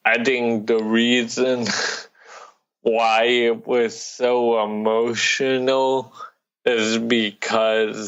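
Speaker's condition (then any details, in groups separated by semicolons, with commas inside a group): Cerebral palsy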